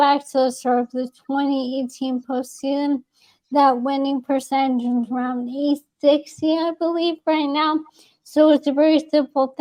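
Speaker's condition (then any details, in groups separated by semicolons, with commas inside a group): ALS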